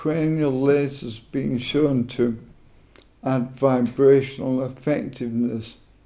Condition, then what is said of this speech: ALS (motor neuron disease). Speech isn't brilliant, but my speech, people can understand me.